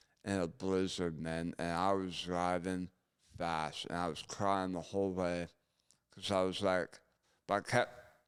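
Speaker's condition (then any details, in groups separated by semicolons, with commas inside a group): Gunshot injury to chin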